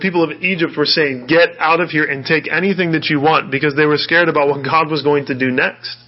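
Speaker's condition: No condition

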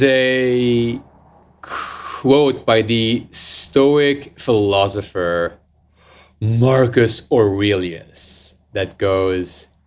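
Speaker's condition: Stutter; stutters in six languages, can sing without stuttering; prolonged sounds, blocks

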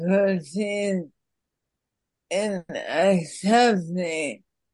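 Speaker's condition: Worsening speech; speech worsening over past 2 to 3 months; speech aggravated, symptoms feel dense, host repeats her words back for listeners

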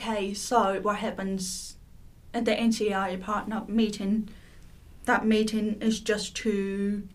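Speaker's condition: Profound deafness

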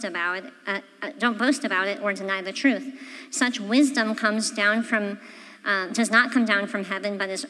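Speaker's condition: Cleft palate; congenital

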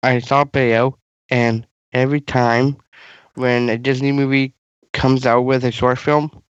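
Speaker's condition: Down syndrome

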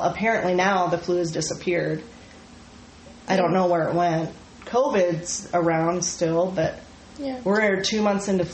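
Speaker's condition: No condition

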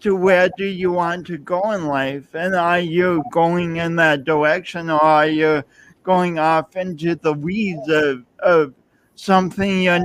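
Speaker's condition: Speech impediment; audible impediment

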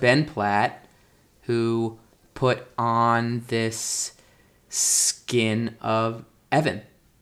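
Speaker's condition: Stuttering; not caused by nervousness; pauses searching for a word; varies with excitement, worse when hurt, stuttered on tour stage, stuttered a lot in Grease audition; blocks

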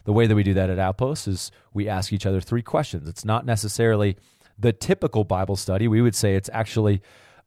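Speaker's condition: No condition

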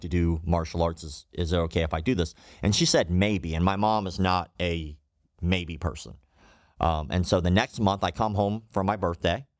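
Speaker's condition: Cleft lip and palate

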